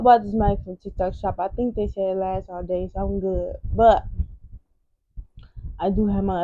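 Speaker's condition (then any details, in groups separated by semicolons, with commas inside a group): Cerebral palsy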